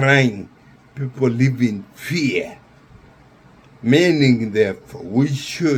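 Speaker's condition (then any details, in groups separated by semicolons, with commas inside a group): Neurological disease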